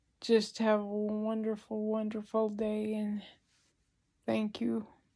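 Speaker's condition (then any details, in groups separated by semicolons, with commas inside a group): ALS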